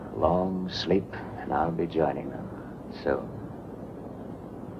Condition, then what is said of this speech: No condition.